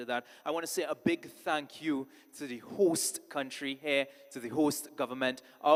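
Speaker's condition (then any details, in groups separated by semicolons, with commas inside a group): No condition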